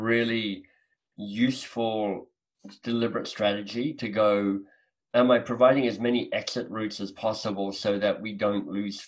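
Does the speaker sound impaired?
Yes: cleft lip and palate, mild; slight speech disability audible in voice, self-described minor form.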